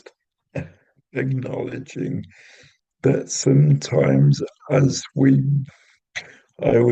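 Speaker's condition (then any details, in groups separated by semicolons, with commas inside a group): Cerebral palsy; intrathecal baclofen pump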